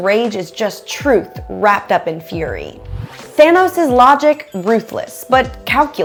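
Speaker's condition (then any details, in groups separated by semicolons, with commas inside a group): No condition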